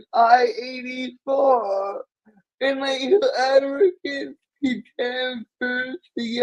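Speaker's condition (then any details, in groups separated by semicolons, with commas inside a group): Cerebral palsy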